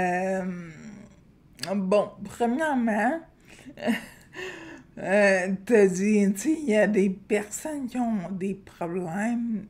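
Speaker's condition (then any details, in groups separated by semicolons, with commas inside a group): Friedreich's ataxia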